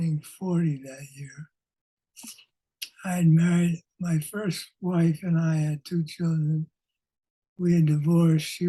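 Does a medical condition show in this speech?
Yes: Parkinson's disease.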